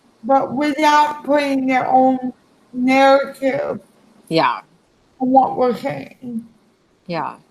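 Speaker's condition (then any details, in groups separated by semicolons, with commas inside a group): Cerebral palsy; speech affected, sounds like stroke to others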